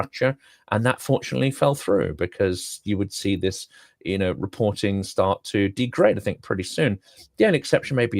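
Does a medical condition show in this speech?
No.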